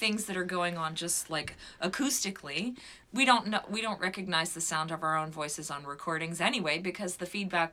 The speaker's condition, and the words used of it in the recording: None; typical speech.